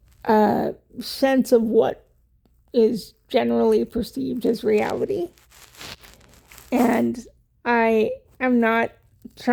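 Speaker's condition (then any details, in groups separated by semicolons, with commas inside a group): Cerebral palsy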